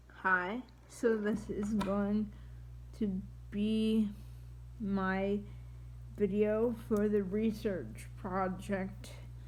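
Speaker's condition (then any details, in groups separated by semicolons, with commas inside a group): Triplegic cerebral palsy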